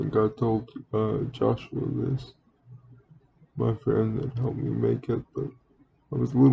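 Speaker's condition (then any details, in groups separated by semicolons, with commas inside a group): Cerebral palsy; speaks relatively well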